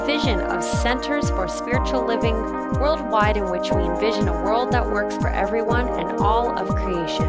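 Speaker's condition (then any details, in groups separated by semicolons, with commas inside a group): No condition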